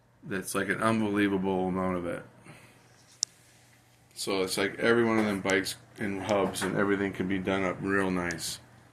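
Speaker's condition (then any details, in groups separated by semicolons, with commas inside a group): No condition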